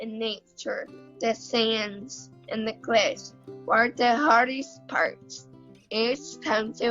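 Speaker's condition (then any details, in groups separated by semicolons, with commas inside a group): Cerebral palsy; affects muscles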